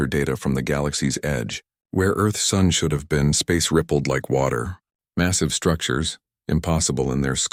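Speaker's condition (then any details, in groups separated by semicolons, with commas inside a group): No condition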